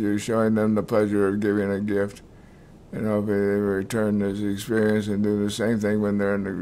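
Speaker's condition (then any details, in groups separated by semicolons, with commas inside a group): Multiple sclerosis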